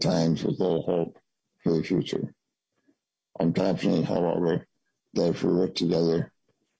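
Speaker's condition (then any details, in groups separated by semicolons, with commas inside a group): Spinal muscular atrophy; congenital spinal muscular atrophy, wheelchair since age 10, relies on home care services; age 48, home care for about 30 years, aging parents help with care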